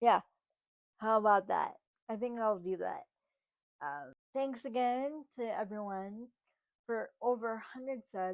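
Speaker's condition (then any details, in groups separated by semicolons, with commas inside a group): Cerebral palsy, spastic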